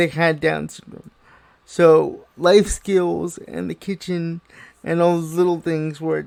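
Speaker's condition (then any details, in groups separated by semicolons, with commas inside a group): Cerebral palsy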